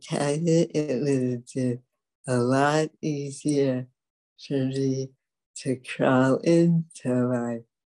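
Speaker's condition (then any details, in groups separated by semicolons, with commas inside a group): Dystonia; affects walking and speech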